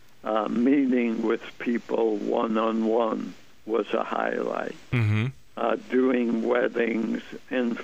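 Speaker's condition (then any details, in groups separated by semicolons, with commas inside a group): ALS; limb onset, muscle twitches and hand weakness at onset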